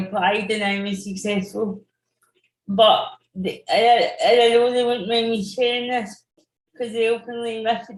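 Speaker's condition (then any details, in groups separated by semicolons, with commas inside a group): Cerebral palsy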